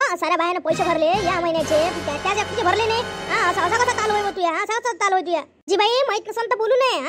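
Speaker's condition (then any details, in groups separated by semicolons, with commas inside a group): No condition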